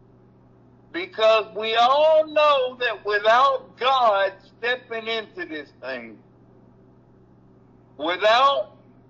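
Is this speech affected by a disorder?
Yes: cerebral palsy; mobility affected, previously off feet; reports being back on feet, running in yard days after taking ImmuCyst supplement.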